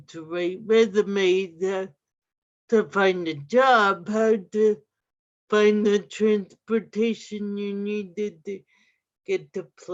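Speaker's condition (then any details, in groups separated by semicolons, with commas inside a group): Cerebral palsy; adult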